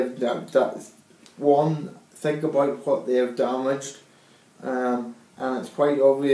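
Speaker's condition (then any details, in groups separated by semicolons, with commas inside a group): Cerebral palsy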